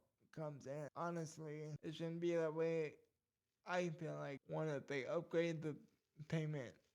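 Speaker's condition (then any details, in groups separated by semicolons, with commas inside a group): Cerebral palsy; cannot type, dictates writing; atypical speech, concentrates on voice and pronunciation publicly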